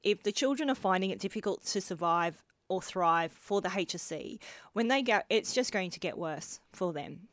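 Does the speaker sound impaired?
Yes: bilateral cleft lip and palate; congenital bilateral, lip and palate did not fuse before birth, multiple hospital operations before school age.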